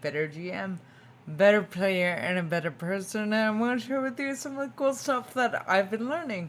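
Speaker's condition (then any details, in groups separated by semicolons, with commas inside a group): Spinocerebellar ataxia type 2, SCA2; tongue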